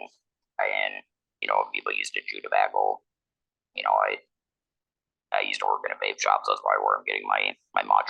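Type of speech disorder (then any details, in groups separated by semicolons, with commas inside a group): Electrolarynx speech; laryngectomy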